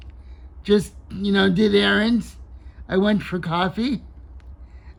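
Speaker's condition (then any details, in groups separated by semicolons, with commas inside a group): Cerebral palsy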